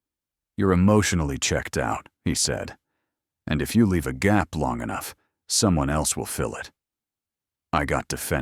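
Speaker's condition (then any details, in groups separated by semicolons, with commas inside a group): No condition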